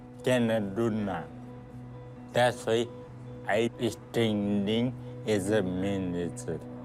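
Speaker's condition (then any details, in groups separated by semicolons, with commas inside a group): Traumatic brain injury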